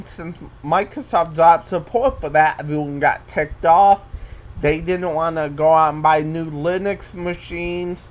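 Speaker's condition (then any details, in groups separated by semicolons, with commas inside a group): Cerebral palsy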